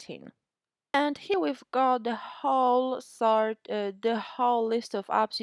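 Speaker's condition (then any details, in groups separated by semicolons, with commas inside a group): No condition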